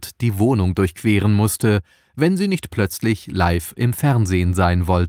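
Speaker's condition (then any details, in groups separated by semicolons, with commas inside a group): No condition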